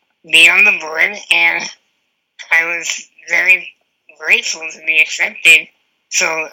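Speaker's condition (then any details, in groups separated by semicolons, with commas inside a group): Spinal muscular atrophy; wheelchair user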